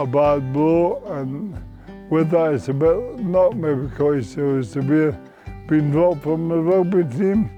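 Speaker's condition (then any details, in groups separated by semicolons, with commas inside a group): Motor neurone disease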